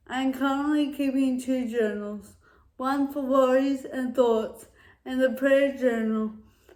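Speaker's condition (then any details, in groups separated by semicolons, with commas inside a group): Cerebral palsy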